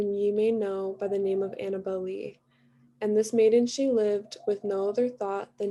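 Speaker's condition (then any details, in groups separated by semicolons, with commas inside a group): No condition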